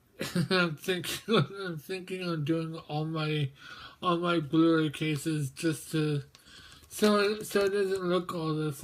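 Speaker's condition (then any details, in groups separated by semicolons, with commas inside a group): Mobius syndrome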